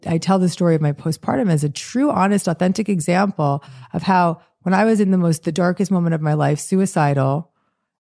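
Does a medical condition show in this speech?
No.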